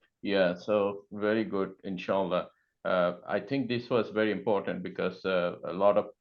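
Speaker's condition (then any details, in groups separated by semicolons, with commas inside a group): No condition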